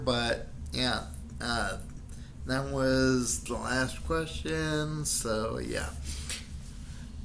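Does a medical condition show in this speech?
Yes: Friedreich's ataxia; omaveloxolone trial, physical therapy, improved standing, plateaued.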